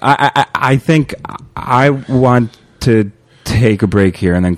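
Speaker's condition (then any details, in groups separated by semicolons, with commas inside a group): Stuttering; past voluntary stuttering, disclosure and open stuttering, later trying to work on overt stuttering; still stutters at times, still has a hard time at times; earlier stuttered openly without modification tools; repeated sounds, prolonged sounds, blocks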